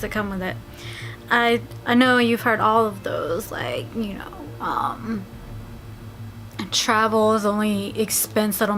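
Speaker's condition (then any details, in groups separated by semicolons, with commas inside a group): No condition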